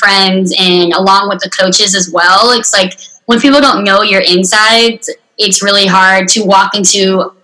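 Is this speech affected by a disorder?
Yes: unilateral cleft lip and palate; severe, congenital, first surgery at 3 months, 23 surgeries by age 17, last four in one; later stroke affected speaking, speech recovered faster than reading and writing, therapy in San Antonio.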